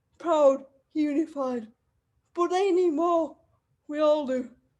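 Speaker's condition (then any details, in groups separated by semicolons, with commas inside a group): Cerebral palsy; wheelchair user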